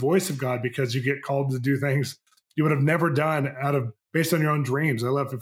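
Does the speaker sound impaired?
No.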